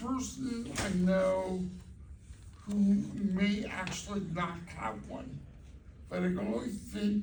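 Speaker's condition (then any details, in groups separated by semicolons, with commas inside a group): Cerebral palsy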